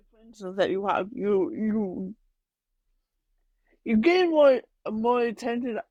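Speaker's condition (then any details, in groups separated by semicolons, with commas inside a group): Cerebral palsy; very mild; mainly affects speech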